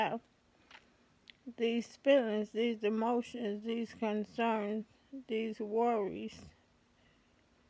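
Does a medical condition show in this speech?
Yes: ALS; affects hands.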